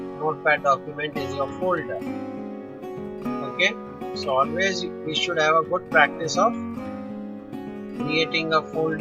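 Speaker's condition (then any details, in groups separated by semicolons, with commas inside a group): No condition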